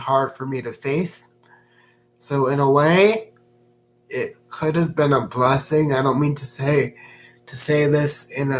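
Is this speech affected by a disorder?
Yes: cerebral palsy.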